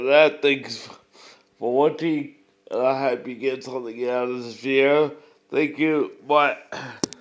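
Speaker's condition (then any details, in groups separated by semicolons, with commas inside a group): Cerebral palsy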